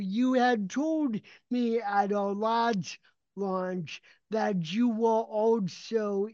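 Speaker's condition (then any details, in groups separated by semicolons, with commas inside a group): Cerebral palsy; equine therapy helped movement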